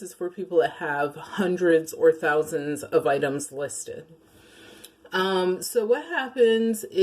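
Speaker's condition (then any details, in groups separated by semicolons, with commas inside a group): No condition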